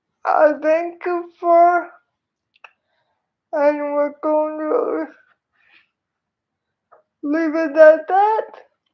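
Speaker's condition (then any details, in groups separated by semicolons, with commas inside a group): Cerebral palsy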